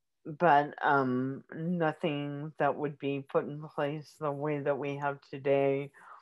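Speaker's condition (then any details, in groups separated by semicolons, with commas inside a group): Cerebral palsy; form sparing cognition; early speech, speech therapy in elementary school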